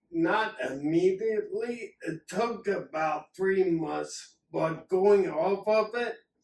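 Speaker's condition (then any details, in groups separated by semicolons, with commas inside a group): Acquired ataxia; one treatment made voice much worse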